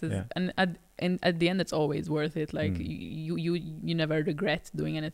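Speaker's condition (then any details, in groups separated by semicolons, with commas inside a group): Stammer; onset age 3, psychological per speaker, speech therapy in childhood and from 15, Joseph Ajus public speaking course; largely overcome in English, still more obvious in Italian after 3 years speaking it; used to be slower, getting stuck, worse when nervous, insecure or listener impatient; repeated sounds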